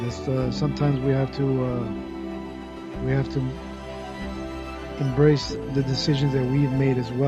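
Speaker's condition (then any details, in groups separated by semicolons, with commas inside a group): No condition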